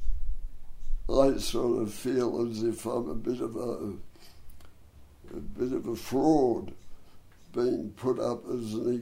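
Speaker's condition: Dystonia and cerebral palsy; bronchial asthma

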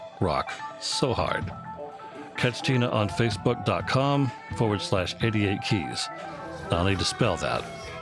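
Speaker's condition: No condition

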